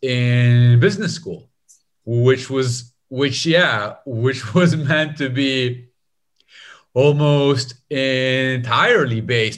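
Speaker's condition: Stutter; lifelong stutter, breathing technique from speech course also done by Gareth Gates, joined Toastmasters; still stutters in six languages, controls stutter with breathing technique; debilitating stutter, avoided speaking about 25 years, stutter evident when speaking, pauses resemble internet lag; repeated words, prolonged sounds

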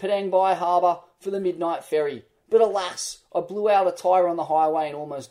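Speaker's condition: No condition

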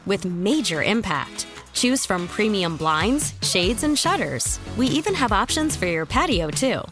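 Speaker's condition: No condition

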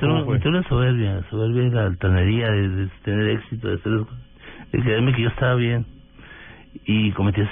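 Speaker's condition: Parkinson's disease; onset after returning to Bogotá, stooped hunched posture at times, loss of strength, weakness; voice sometimes trembles, sometimes intelligible, sometimes not understood at all

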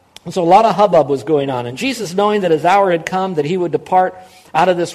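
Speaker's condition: No condition

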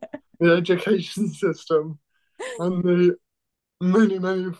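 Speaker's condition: Cerebral palsy

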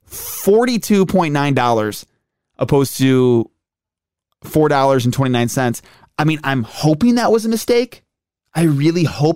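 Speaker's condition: No condition

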